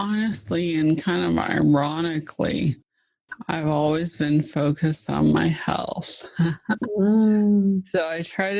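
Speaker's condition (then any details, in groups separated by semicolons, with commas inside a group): ALS (Lou Gehrig's disease); fast progressing form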